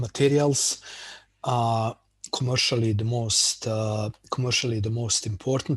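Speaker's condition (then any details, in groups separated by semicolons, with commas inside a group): No condition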